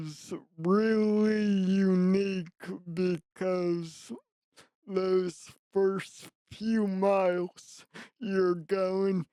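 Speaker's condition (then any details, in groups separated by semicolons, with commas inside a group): Traumatic brain injury; sports injury, emergency surgery, right-side ataxia or shaking; left-side driving adaptations, relearned movement, marathon training; initially could not speak, used signs before speech returned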